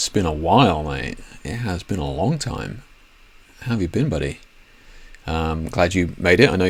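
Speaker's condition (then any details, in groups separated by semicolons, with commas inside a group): No condition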